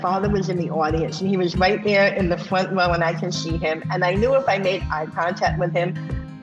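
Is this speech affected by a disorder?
Yes: bilateral cleft lip and palate; congenital, upper lip gap into palate and nose, 20+ surgeries from 2 months to age 27; open palate at birth, no proper suction, food and drink through nose, untreated cleft means no speech.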